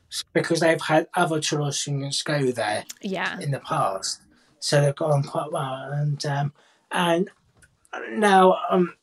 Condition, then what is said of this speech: Cerebral palsy. With having the deafness was that, as you can tell, I speak quite clearly and I speak quite well.